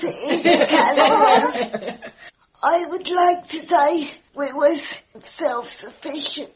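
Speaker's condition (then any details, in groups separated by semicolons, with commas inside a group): Cerebral palsy; cerebral palsy affecting all four limbs, physical only, cognition unaffected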